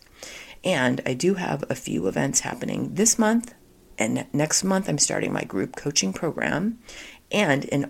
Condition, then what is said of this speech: Spasmodic dysphonia. If you've noticed, but my voice from time to time has gone out.